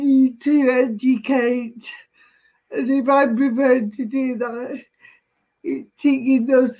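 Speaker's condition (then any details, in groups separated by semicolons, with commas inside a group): Cerebral palsy; speech impediment, speaks slowly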